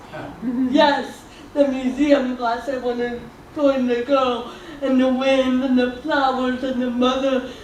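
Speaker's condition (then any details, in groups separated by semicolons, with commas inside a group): Cerebral palsy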